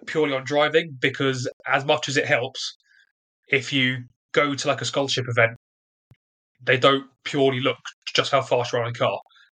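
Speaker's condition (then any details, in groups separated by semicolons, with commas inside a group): Stutter; developmental, onset early childhood, lifelong, more severe during trial, barely able to speak first six months in prison; stutters during this interview; ignores disfluencies and keeps talking, media presence trained as main focus; blocks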